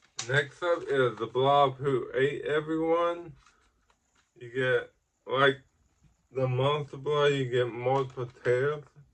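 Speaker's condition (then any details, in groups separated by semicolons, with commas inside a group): Ataxic cerebral palsy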